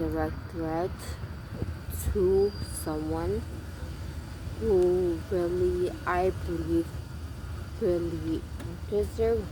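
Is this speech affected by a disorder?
Yes: brain injury from AVM.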